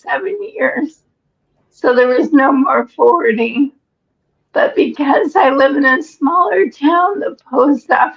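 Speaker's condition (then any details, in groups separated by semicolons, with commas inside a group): ALS; breathless after exertion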